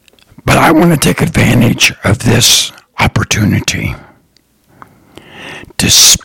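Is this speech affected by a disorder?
Yes: throat cancer survivor; tumor regrew to golf-ball size, voice box paralyzing vocal cords, surgery urged; raspy voice, speaks a little differently, voice probably hard to listen to.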